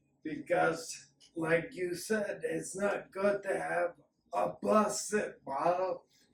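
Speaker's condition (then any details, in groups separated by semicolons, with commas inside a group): Acquired ataxia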